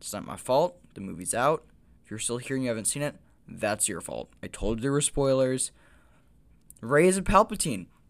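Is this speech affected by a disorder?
No.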